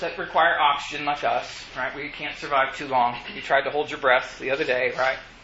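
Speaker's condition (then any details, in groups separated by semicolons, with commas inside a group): No condition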